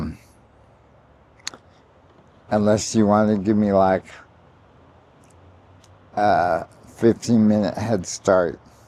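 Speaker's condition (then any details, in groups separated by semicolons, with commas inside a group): ALS; diagnosed about 13 months ago, nearing full-time wheelchair; voice declining fast, certain sounds harder daily, voice banked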